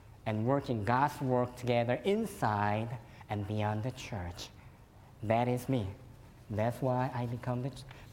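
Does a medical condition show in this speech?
Yes: cleft lip and palate; congenital cleft lip and palate, eleven operations and surgeries at early age; could not suck breast milk as newborn, fed formula and cow milk.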